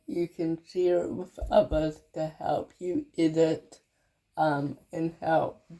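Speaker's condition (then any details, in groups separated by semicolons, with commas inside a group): Cerebral palsy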